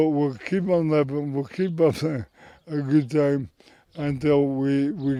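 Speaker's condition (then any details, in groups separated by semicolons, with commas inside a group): MND; terminal, whole body affected, muscle wastage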